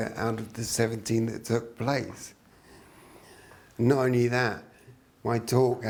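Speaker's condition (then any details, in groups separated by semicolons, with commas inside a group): Traumatic brain injury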